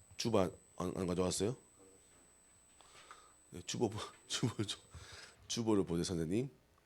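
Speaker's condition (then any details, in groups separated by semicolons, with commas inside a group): No condition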